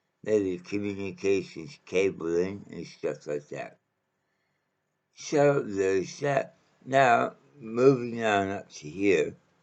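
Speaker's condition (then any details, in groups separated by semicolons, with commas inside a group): Mouth cancer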